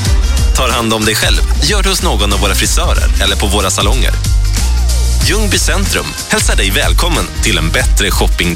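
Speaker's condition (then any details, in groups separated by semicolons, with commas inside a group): No condition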